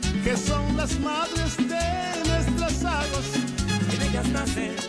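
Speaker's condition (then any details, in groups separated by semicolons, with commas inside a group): No condition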